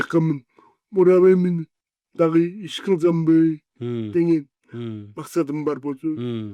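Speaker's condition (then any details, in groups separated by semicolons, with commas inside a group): Cerebral palsy; 40 years with condition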